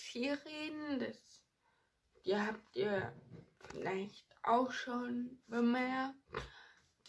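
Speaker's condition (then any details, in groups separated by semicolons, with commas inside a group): Ataxia; ataxia affecting hands and fingers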